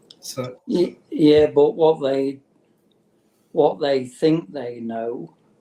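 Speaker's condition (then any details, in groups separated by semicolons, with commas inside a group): Motor neurone disease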